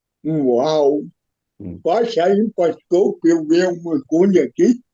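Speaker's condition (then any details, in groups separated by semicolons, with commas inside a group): Cerebral palsy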